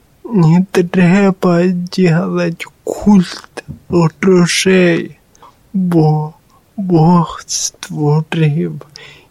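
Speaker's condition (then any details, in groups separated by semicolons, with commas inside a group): Cerebral palsy; speech defect noticeable to others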